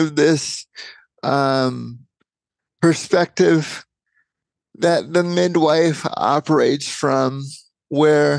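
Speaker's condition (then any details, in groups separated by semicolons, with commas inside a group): Cerebral palsy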